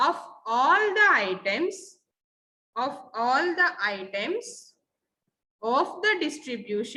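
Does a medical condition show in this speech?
No.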